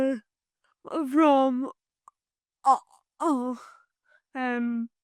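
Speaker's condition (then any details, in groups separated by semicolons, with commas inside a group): Cerebral palsy; from birth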